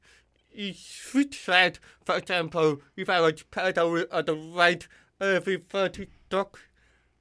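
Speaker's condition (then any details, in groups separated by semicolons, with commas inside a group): Hearing loss with cochlear implant; formerly hearing aids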